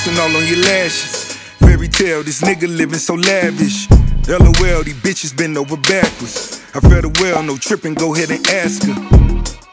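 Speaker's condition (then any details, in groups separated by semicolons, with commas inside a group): No condition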